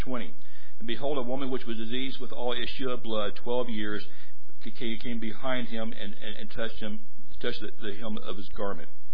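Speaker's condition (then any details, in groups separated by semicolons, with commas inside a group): Stuttering; stutters less and talks slower when heartbroken; repeated sounds, repeated words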